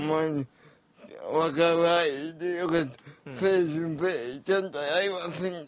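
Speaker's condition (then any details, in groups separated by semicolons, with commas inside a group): Cerebral palsy; wheelchair user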